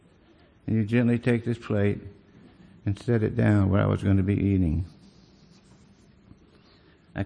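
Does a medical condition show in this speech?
Yes: Parkinson's disease; father also had it.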